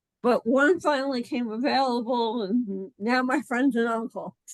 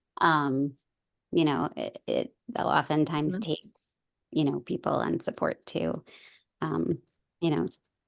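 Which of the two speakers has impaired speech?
The first: cerebral palsy.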